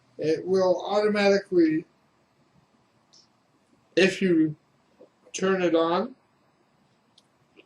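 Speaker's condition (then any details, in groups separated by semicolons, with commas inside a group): Cerebral palsy; reliable voice, uses voice control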